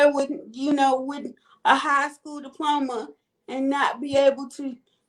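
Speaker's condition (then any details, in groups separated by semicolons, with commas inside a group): Cerebral palsy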